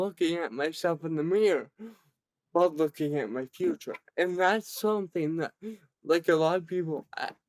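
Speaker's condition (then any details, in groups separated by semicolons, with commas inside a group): Cerebral palsy, severe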